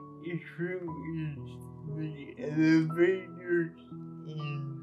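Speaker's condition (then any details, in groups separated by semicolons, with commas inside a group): Cerebral palsy; quadriplegic, all limbs, uses wheelchair; mild speech impairment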